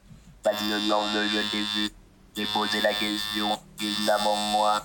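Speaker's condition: Total pharyngolaryngectomy; neck dissection

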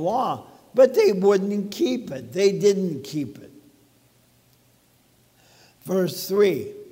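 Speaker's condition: ALS; talks funny, speech sounds abnormal

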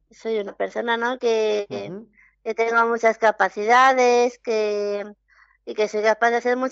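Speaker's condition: Down syndrome; interviewed by telephone

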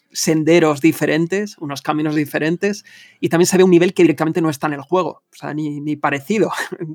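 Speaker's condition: No condition

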